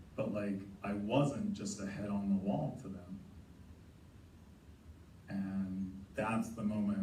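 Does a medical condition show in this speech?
No.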